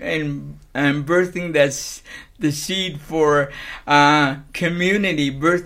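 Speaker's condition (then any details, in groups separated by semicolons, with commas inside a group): Cerebral palsy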